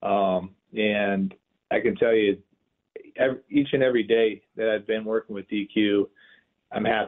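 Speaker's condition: No condition

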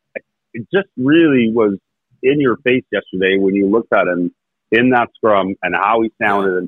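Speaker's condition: No condition

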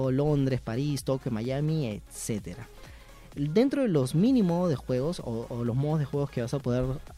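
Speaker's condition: No condition

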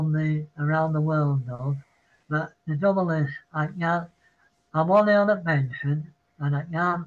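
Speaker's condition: Parkinson's; citing Parkinson's

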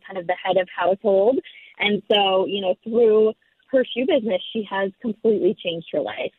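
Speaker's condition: No condition

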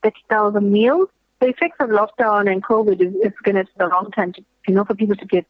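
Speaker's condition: No condition

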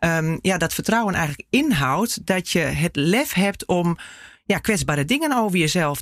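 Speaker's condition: No condition

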